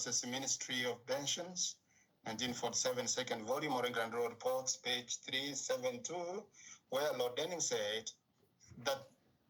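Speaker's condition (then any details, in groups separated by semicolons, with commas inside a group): No condition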